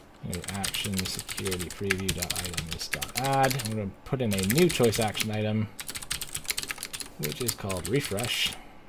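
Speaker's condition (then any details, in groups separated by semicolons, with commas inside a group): No condition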